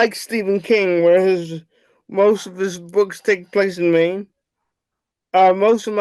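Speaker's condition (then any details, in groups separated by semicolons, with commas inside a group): Cerebral palsy; wheelchair user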